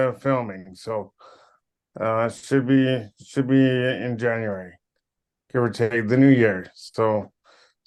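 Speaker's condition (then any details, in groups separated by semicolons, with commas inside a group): Cerebral palsy; power wheelchair since childhood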